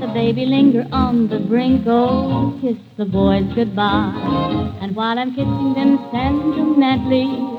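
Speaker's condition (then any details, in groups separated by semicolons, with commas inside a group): No condition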